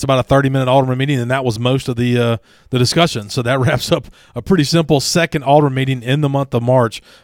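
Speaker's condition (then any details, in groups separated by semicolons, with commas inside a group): No condition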